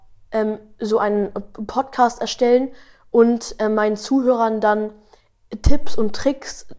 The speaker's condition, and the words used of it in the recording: Stuttering. Da ist es so, ich stottere wenig in den Folgen, weil ich eben im Flow bin und flüssig sprechen will.